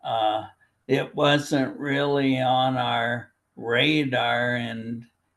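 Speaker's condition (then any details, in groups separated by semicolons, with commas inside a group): Primary lateral sclerosis, bulbar onset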